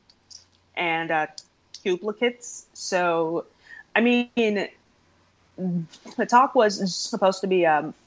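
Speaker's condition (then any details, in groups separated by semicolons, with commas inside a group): Stuttering; stuttering since around age 3, past speech therapy, largely stopped talking for about 5 years; formerly hid stuttering by switching words, deep breaths, fillers like ums and ahs, avoided talking; prolonged sounds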